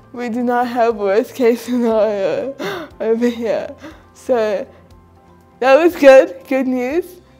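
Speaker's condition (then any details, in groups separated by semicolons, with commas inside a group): Cerebral palsy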